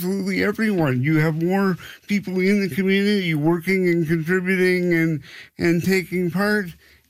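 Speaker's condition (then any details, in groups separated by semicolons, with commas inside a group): Cerebral palsy; past childhood orthopedic surgeries like hip and heel cord operations, some 40 years ago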